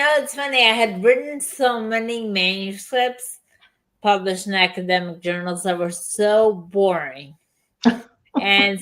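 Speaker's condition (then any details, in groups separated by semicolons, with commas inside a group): Chronic lyme disease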